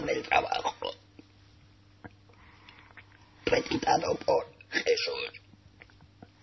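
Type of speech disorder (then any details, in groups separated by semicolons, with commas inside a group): Oesophageal speech; laryngectomy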